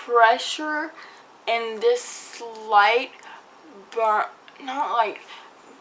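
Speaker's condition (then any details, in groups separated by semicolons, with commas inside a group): Cerebral palsy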